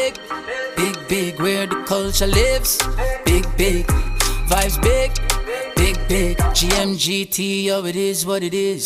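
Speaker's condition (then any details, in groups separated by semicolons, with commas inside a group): No condition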